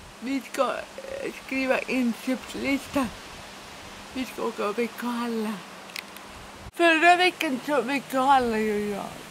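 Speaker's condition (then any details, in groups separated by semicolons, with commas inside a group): Dyskinetic cerebral palsy; dyskinetic form, severe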